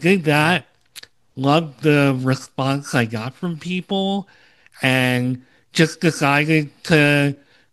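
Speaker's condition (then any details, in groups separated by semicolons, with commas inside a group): Cleft lip and palate, Opitz G/BBB syndrome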